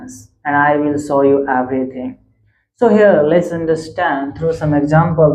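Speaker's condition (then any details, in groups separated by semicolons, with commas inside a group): No condition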